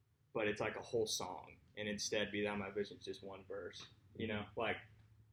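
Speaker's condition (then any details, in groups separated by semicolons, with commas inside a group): No condition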